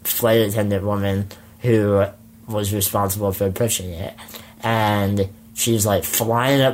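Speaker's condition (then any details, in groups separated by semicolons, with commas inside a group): Spinal muscular atrophy; congenital, muscles waste away with age, wheelchair for most of life; hands talking over to cousin mid-interview to give jaw a break; jaw tires with prolonged speaking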